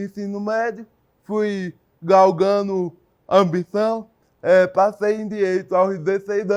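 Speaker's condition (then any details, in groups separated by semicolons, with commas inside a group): Cerebral palsy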